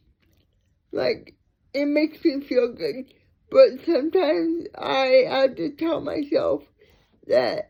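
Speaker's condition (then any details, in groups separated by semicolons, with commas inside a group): Cerebral palsy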